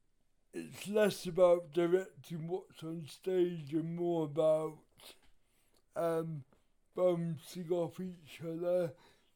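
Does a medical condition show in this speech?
Yes: cerebral palsy; speaks very differently in stand-up due to rhythm, writes material to own rhythm for easier speaking.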